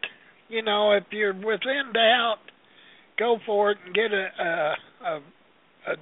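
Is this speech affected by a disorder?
Yes: Parkinson's disease; Parkinson's for quite some time, tremor, trouble with fine hand work as watchmaker; shivering, partly from disease, partly from cold.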